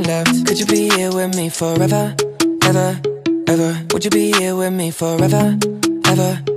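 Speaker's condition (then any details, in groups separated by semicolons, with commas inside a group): No condition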